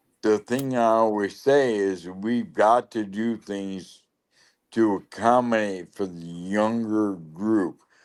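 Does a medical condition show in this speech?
Yes: lou Gehrig's disease (ALS).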